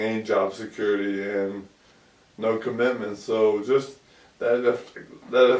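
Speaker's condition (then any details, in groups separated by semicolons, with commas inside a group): ALS; about 2 years since onset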